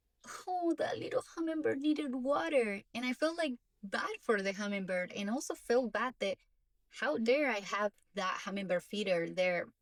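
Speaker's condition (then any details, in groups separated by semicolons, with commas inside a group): No condition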